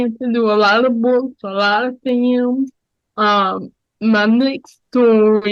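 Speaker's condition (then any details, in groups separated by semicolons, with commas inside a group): Cerebral palsy; speech most affected area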